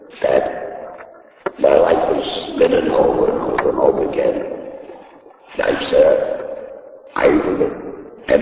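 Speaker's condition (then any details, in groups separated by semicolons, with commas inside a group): Laryngectomy; voice box removed by surgery, speech device placed in throat; talks with throat device, needs thumb to talk; taught to talk with throat device, cannot talk without thumb, earlier voice loss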